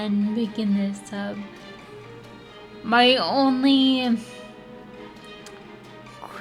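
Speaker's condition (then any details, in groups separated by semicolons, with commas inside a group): Friedreich's ataxia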